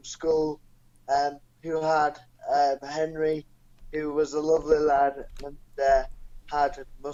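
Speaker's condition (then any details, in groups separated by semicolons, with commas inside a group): Cerebral palsy; non-progressive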